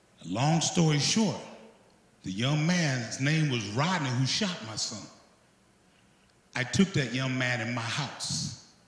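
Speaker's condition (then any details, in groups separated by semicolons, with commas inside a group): No condition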